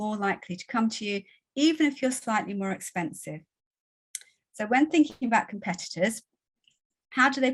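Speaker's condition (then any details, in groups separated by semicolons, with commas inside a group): No condition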